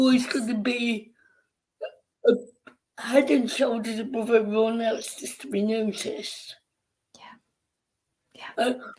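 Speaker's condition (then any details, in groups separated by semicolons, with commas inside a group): Cerebral palsy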